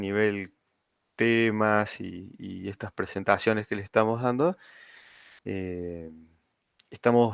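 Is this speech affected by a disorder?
No.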